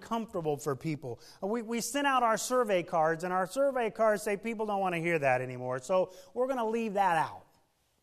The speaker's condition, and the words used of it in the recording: None; typical speech.